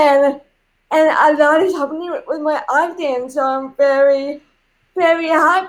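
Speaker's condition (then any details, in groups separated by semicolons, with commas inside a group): Cerebral palsy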